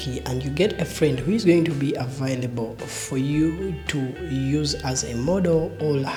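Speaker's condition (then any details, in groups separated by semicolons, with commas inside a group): No condition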